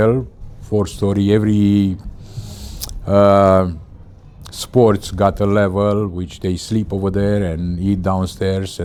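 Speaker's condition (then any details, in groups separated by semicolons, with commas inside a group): No condition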